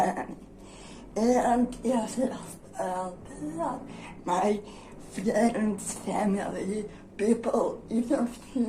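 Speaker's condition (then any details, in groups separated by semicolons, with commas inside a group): Dystonia; generalized dystonia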